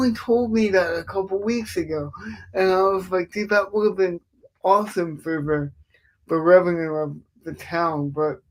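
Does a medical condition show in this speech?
Yes: cerebral palsy; affects speech.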